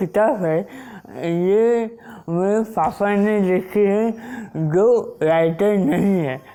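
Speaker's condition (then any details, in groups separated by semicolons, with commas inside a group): Wilson's disease; onset at age 16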